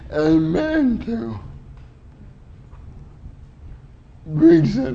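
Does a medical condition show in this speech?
Yes: cerebral palsy; 15 minutes without breathing, oxygen lack damaged left brain, uses wheelchair, body constantly fights back; speech a little unclear; a little difficult.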